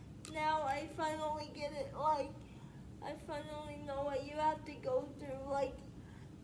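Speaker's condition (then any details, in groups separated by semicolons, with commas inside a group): Spastic quadriplegic cerebral palsy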